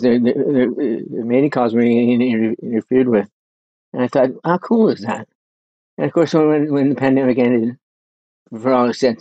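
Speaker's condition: Young-onset Parkinson's disease; spinal surgery

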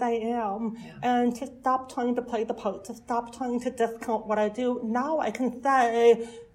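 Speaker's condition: Deafness; hearing impaired

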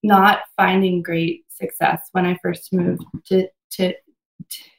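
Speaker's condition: Stutter; stutter since childhood, past fluency-technique speech therapy, speech easy in-ear device, say therapist Ryan Milliger; adult, stutter persists, expects lifelong stutter, no longer uses fluency techniques; audible stutter, anticipates stuttered words ahead, formerly used word switching, avoided talking, easy onset; repeated sounds, repeated words

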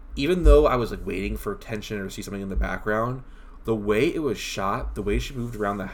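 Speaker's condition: No condition

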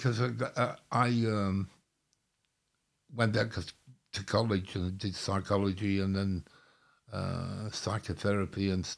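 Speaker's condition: Stroke, mini stroke; people think drunk

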